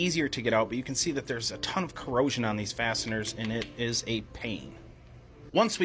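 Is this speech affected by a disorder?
No.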